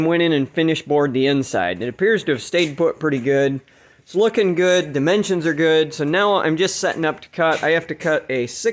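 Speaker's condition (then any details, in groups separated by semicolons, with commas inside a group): No condition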